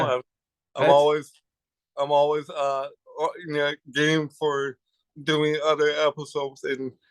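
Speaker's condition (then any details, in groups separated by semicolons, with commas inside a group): Cerebral palsy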